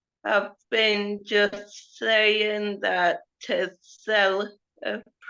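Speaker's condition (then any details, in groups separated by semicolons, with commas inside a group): Cerebral palsy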